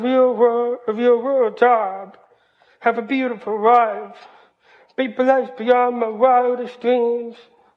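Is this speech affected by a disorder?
Yes: hearing loss, cochlear implant; cochlear implant at 12, speech therapy.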